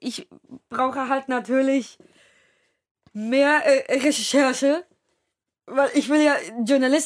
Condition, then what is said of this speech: Down syndrome. Ich habe mir die Frage erstmal aufgeschrieben und dann habe ich konnte ja nicht so gut frei sprechen und deswegen habe ich ja abgelesen.